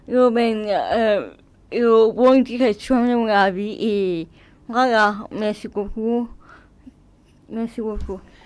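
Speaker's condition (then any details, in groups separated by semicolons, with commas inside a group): Cerebral palsy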